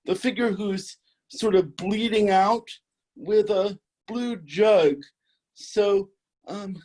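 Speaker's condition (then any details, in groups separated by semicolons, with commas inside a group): Cerebral palsy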